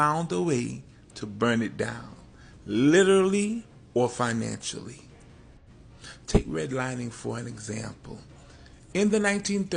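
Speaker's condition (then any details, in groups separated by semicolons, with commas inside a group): No condition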